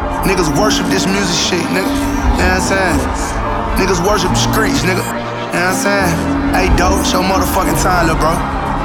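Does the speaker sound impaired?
No.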